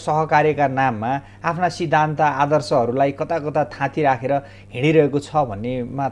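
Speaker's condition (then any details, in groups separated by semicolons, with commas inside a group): No condition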